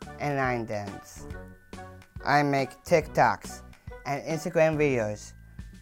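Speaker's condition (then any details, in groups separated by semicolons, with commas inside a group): Down syndrome, trisomy 21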